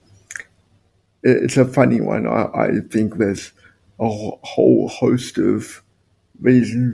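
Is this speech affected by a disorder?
Yes: spastic quadriplegic cerebral palsy; all four limbs affected, motorized wheelchair as main mobility aid.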